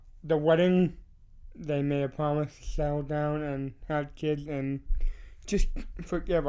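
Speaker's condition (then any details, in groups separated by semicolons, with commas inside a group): Cerebral palsy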